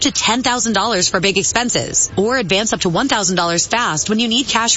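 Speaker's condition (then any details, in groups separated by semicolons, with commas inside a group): No condition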